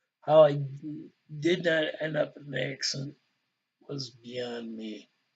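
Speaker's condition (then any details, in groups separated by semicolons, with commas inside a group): Ataxia; balance and speech deficit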